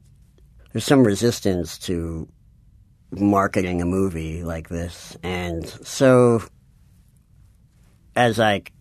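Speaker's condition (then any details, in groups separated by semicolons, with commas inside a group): Cleft palate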